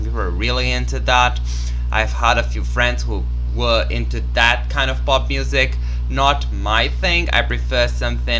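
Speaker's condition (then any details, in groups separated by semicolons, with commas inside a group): No condition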